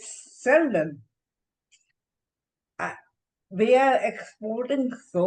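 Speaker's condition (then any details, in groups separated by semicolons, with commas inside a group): Encephalitis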